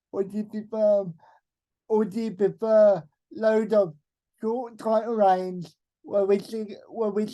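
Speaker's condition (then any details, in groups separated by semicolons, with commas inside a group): Cerebral palsy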